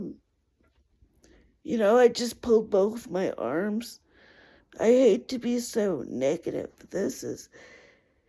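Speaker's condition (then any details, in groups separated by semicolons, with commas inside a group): Cerebral palsy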